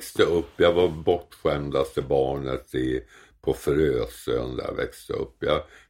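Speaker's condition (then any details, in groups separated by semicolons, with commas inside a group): Tongue cancer; like a wound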